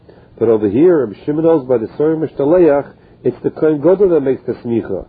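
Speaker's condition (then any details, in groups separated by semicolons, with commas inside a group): No condition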